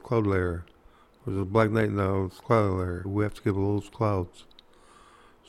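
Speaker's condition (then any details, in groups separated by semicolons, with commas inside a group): Parkinson's disease; hard time walking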